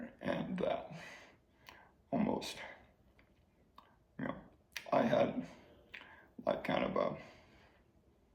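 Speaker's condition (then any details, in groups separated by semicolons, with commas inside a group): ALS; slowly progressing ALS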